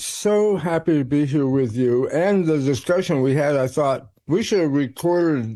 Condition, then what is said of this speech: Tongue cancer surgery. We know that you had been diagnosed with tongue cancer, and but did you have any strange, that's where the slur is coming in.